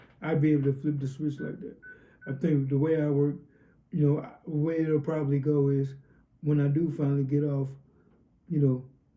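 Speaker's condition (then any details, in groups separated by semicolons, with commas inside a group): Cerebral palsy, spastic diplegia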